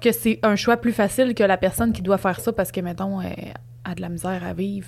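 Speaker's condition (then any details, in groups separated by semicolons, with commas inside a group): No condition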